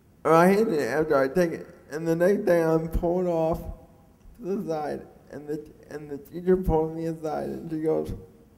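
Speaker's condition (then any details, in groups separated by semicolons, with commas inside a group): Cerebral palsy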